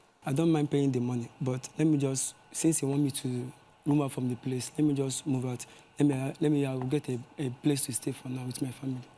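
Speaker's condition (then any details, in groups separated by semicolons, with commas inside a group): No condition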